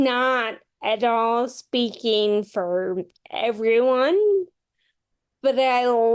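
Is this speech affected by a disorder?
Yes: Friedreich's ataxia; progressive.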